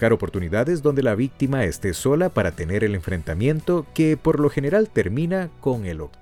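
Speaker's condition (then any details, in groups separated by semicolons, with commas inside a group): No condition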